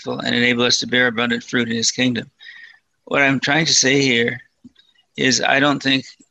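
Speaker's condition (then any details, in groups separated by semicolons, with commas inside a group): Parkinson's disease, mild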